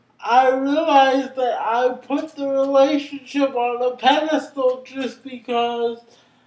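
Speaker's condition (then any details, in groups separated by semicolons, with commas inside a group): Cerebral palsy; brain injury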